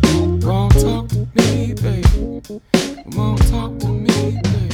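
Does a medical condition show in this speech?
No.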